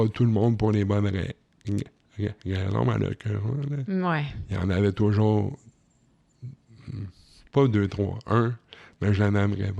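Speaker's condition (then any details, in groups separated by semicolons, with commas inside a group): Cerebral palsy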